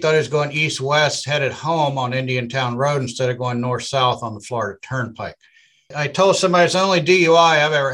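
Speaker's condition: No condition

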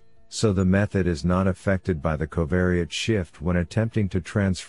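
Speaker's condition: No condition

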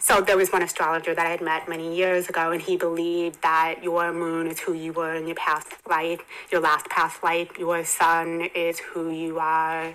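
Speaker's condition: Hearing impairment; bilateral cochlear implants

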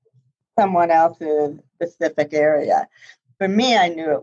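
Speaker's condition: Profound hearing loss, congenital, high-frequency

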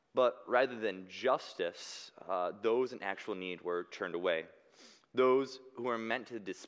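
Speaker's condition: No condition

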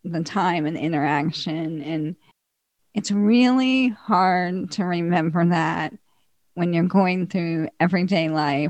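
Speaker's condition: ALS; ALS for over 17 years, progressive; voice impaired, expected to keep worsening; voice already not great when podcast started

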